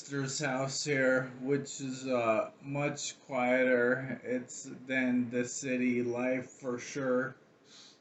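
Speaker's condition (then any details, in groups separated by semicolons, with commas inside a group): ALS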